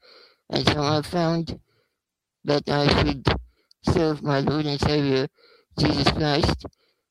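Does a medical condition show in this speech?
Yes: spinal muscular atrophy; takes much longer to take effect; not much treatment available at this stage.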